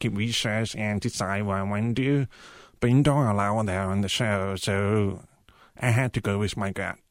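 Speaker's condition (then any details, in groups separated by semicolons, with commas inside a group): Profound deafness; cochlear implants received at age 18, interpreter used on Project Runway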